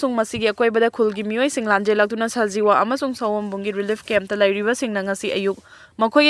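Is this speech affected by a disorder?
No.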